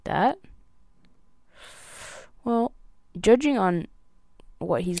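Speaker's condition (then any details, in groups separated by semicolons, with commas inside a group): No condition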